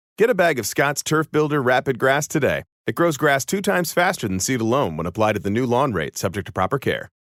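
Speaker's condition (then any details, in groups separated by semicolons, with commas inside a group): No condition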